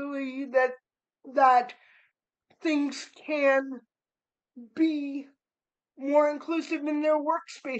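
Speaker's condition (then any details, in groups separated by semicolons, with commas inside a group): Cerebral palsy; spastic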